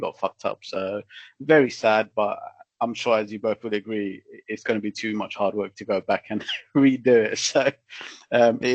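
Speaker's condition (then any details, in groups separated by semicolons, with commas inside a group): No condition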